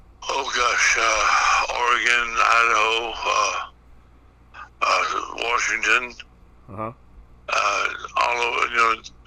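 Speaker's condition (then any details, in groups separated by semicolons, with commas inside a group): Parkinson's; brain surgery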